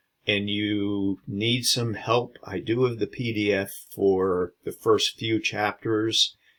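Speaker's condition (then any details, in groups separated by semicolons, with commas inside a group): No condition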